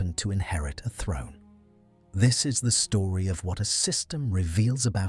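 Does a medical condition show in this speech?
No.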